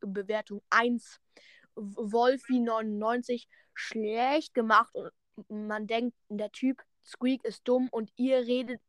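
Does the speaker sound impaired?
Yes: stuttering; stuttering since at least second grade, teased as dumb for stuttering; ongoing at age 11; stuttering noticeable to podcast listeners; here prolonged sounds.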